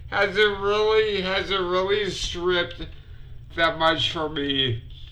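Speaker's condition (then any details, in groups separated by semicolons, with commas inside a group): Multiple sclerosis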